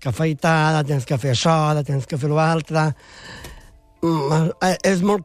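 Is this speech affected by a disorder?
Yes: Down syndrome; congenital, present from birth, extra chromosome.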